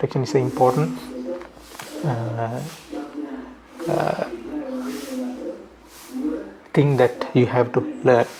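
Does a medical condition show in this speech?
No.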